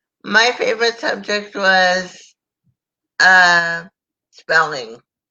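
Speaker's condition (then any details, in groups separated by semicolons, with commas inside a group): Cerebral palsy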